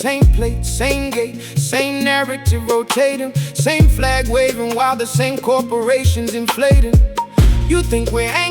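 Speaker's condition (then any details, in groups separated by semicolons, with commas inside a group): No condition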